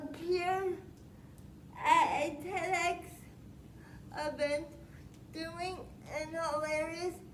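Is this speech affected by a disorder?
Yes: spastic quadriplegic cerebral palsy.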